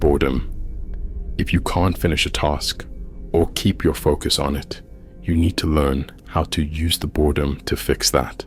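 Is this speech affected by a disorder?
No.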